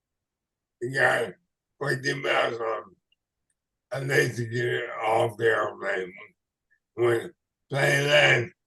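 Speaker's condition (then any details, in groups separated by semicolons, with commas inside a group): ALS/MND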